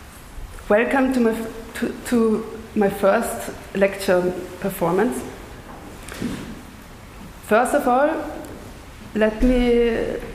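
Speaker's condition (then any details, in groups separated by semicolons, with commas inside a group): Stuttering; lifelong stutter, neurological cause, speech therapy in youth, jaw, belly and leg cramps from suppressing stutter; audibly stuttering during lecture performance; repetitions, blocks, stutters on own name, slower than fluent speakers, amount varies daily, smooth repetitions when unafraid; repeated sounds, blocks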